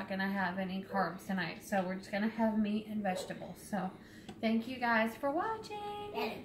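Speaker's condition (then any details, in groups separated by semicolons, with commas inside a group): No condition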